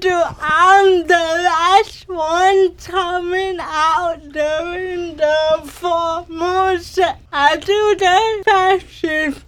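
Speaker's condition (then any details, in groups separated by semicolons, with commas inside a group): Cerebral palsy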